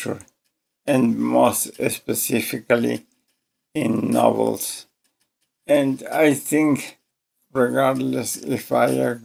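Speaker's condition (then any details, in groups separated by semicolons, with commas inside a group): ALS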